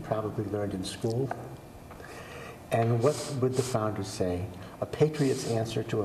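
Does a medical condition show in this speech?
No.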